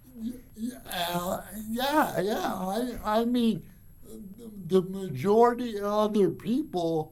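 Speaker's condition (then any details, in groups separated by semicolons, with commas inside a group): Cerebral palsy; from birth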